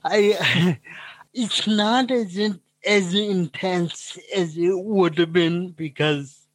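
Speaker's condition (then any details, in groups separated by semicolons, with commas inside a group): Cerebral palsy; says he is picking up host's stammer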